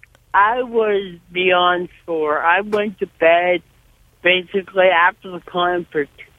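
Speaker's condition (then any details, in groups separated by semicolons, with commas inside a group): Cerebral palsy; severe cerebral palsy from birth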